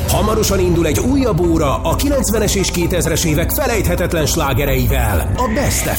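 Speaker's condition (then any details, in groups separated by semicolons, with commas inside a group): No condition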